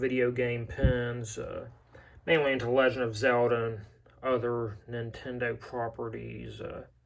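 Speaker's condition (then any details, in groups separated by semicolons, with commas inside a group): No condition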